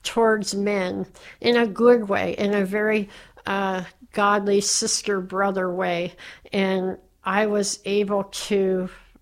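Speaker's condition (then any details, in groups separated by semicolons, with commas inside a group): Cleft palate; speech impediment while growing up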